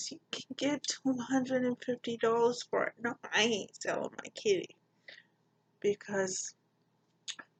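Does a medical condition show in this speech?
Yes: cerebral palsy; poor balance.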